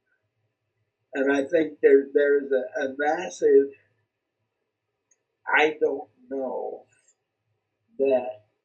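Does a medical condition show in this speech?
Yes: cerebral palsy; speech not affected.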